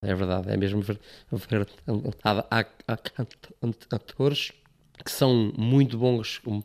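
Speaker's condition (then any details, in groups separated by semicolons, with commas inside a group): Stuttering; says stutter increasing during interview, nervous from pressure; many whole-word repetitions, part-word repetitions, worse under pressure, nervousness and when interviewed; repeated sounds, prolonged sounds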